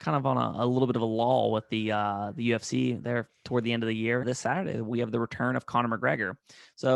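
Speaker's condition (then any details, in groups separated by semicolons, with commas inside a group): No condition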